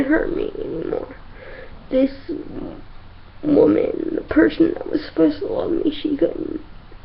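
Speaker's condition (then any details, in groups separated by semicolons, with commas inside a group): Cerebral palsy; from infancy, difficulty moving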